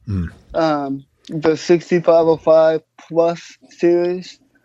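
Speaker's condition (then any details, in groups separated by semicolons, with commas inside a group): Cerebral palsy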